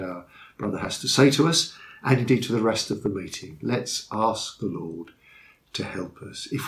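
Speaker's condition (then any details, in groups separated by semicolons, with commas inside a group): No condition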